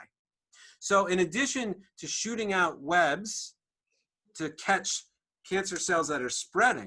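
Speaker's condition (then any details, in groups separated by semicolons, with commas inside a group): No condition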